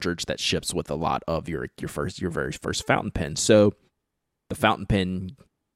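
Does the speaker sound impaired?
No.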